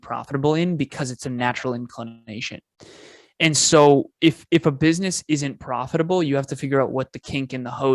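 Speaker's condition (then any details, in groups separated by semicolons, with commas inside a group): No condition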